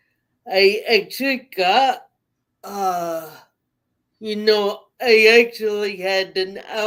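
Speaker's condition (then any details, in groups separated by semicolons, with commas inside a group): Cerebral palsy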